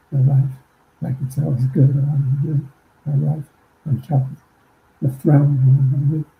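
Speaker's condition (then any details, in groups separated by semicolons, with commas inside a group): Parkinson's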